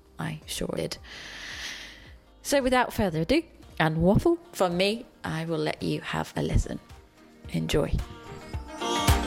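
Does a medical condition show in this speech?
No.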